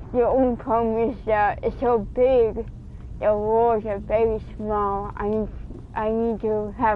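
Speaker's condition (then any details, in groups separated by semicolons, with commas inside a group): Cerebral palsy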